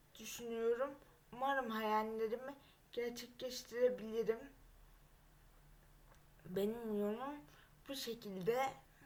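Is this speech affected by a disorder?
Yes: cerebral palsy.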